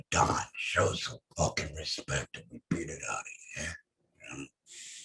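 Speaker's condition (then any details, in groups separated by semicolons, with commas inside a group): Head and neck cancer; laryngectomy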